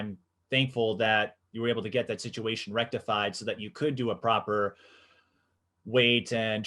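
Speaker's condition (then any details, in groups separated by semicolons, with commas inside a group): No condition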